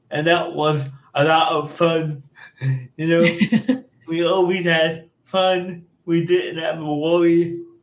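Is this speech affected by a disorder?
Yes: cerebral palsy; birth oxygen loss, cord around neck, spasms, limited body control, motor deficits, childhood physical, occupational therapy; mid-range severity, speech impairments, speaks without device; speech therapy from age seven with Jeff in Orlando, school speaking device declined.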